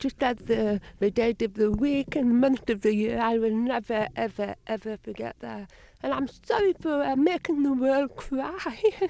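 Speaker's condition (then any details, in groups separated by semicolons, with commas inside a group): Deafness, Usher syndrome, severe; type two, born completely deaf, hearing aids from age two, tunnel vision, registered blind at 29; five-hour double cochlear implant surgery, switched on three weeks ago, relies on lip reading, no headphones; speech training from age two, some answers may be a little indistinct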